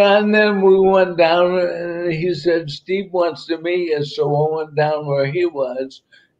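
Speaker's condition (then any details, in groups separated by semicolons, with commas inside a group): ALS; about a year since diagnosis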